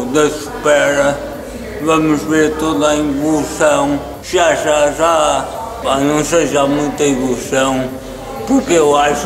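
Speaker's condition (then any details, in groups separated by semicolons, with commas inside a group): Cerebral palsy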